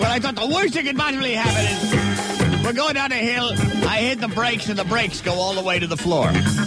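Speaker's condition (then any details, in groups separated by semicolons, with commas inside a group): No condition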